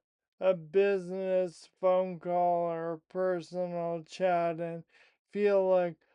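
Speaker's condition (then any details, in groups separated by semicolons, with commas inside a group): Primary lateral sclerosis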